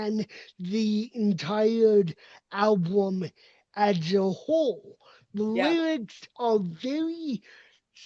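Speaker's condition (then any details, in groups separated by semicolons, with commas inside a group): Cerebral palsy; uses walker and wheelchair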